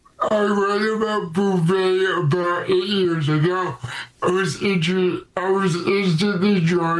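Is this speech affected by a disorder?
Yes: cerebral palsy; can walk but uses a wheelchair most of the time.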